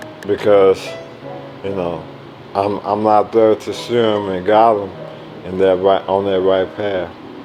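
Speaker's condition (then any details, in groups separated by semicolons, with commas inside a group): ALS; speech progressively lost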